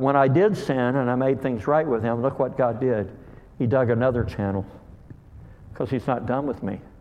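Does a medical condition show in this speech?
Yes: cleft lip and palate; called hair lip.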